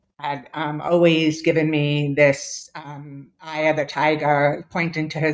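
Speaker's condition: Deafness; born with moderate to severe hearing loss, diagnosed as toddler, hearing aids, then esteem implant

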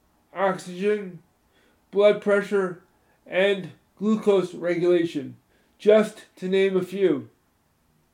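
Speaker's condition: Spastic cerebral palsy, moderate; slow hands

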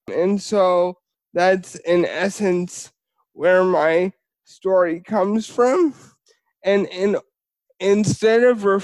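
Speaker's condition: Spastic cerebral palsy; diagnosed shortly before first birthday

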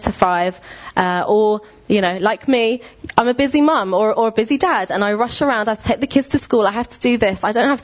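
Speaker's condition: No condition

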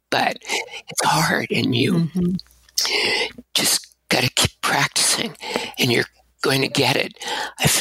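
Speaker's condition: Abductor spasmodic dysphonia; last surgery 12 years ago, significant vocal tremor since, voice better than in college

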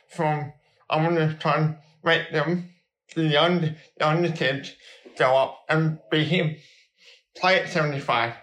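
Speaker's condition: Cerebral palsy

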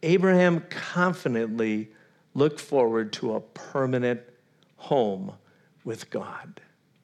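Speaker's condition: No condition

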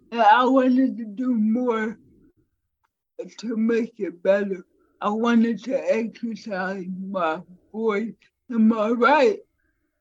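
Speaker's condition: Cerebral palsy; voice sounds different

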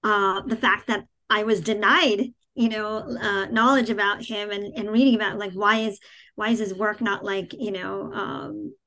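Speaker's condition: Cleft palate, cleft palate without cleft lip; childhood articulation problems

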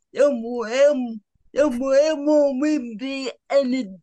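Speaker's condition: Cerebral palsy; present from birth, uses power wheelchair; co-guest Andrea repeats her sentences aloud for listeners; affects speech, noticeably

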